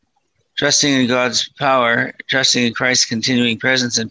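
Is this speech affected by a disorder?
Yes: Parkinson's disease, mild.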